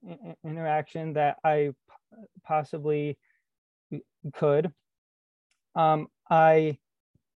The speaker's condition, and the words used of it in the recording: Stuttering. Well, so that, first of all, that's rarely the case, but when, if I'm fluent, I feel like something is missing.